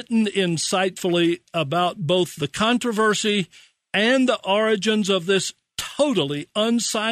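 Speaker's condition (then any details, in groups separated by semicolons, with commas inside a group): No condition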